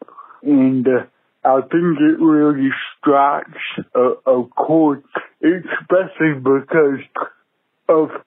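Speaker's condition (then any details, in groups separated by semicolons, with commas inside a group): Cerebral palsy; unable to play sports growing up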